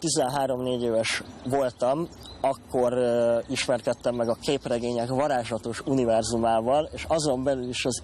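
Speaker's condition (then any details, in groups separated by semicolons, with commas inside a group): Cleft lip and palate; congenital cleft lip with cleft palate, small palatal cleft, 27-30 operations mostly plastic surgery; mouth and voice noticed as odd by other children in childhood, liquids leaked through nose in infancy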